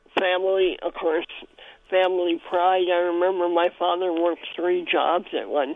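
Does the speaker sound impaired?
Yes: cleft palate; congenital cleft palate, feeding difficulty in infancy.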